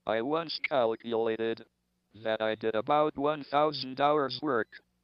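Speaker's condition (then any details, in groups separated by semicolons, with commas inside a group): ALS, speech-generating device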